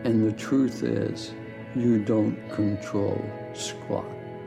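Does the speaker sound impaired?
Yes: ALS; diagnosed about 13 years ago, initially given 2 to 5 years to live.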